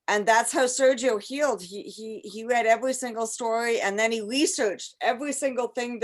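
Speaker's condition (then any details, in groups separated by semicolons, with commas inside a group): No condition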